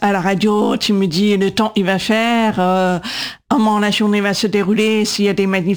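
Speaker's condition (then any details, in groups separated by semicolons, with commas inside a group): Profound congenital deafness, congenital, due to cytomegalovirus (CMV); 20 years speech therapy for speaking and voice control, LPC cued speech, AI struggles to understand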